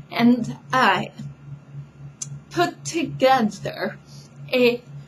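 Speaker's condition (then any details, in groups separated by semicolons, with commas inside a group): Multiple sclerosis; 12 years since diagnosis, shaking for four years; speech affected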